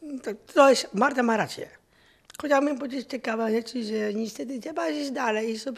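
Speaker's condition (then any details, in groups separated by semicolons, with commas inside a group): Down syndrome; adult, intellectual disability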